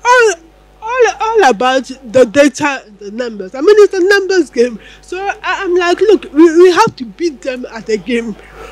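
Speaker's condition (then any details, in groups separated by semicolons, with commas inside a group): Cerebral palsy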